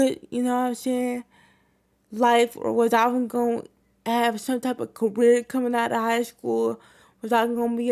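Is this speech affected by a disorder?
Yes: cerebral palsy; wheelchair user.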